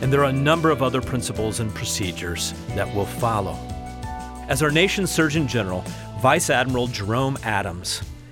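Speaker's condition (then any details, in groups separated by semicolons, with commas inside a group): No condition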